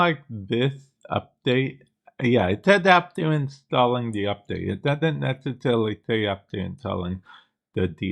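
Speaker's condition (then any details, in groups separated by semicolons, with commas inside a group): Cerebral palsy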